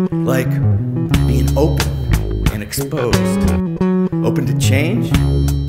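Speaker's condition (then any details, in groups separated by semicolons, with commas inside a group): No condition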